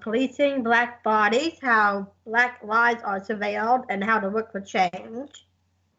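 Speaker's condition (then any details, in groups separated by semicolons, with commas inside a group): Down syndrome; congenital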